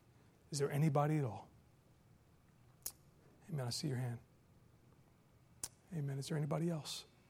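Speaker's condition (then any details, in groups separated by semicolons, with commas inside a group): No condition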